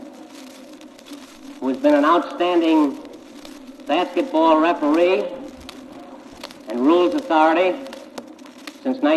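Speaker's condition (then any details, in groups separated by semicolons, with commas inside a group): No condition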